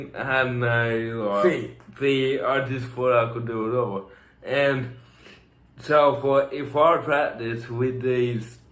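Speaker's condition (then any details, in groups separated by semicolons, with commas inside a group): Cerebral palsy; from birth, tight muscles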